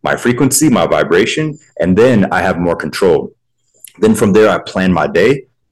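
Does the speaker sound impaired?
No.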